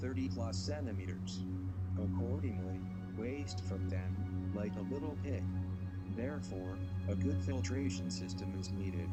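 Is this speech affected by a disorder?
No.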